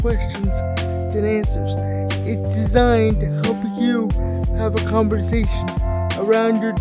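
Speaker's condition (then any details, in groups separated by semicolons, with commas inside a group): Cerebral palsy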